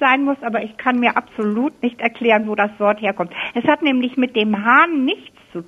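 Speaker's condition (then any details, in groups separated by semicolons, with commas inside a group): No condition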